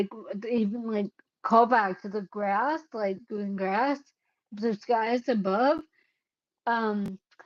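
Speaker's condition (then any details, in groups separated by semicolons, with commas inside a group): Cerebellar ataxia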